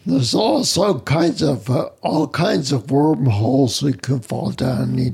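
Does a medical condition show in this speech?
Yes: spinocerebellar ataxia; rare neuromuscular disease, mobility challenged, disabilities for over 20 years, seen by neurologist; speech impediment.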